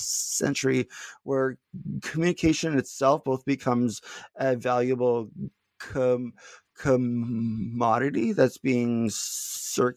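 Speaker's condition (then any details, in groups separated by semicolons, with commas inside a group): Stuttering; not stuttering much at time of recording; repeated sounds, prolonged sounds, blocks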